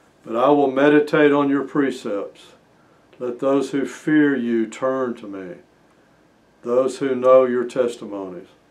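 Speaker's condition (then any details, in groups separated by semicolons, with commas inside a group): No condition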